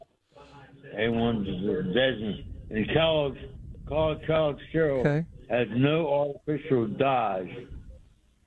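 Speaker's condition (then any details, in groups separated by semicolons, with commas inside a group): Speech impediment; cause unclear, stabbed by girlfriend and hit on head with ashtray years ago; hard for listeners to understand, host asks co-host JD for translation, fragmented phrases, repeats words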